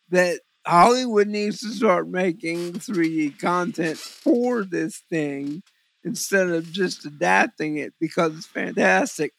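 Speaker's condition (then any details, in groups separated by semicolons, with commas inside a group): Cerebral palsy; trouble focusing with VR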